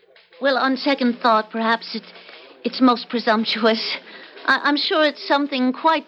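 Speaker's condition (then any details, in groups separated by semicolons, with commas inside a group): No condition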